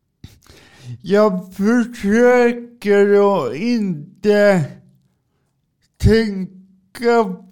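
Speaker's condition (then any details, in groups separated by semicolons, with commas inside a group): Cerebral palsy; from birth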